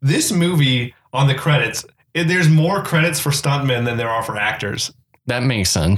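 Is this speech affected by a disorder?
No.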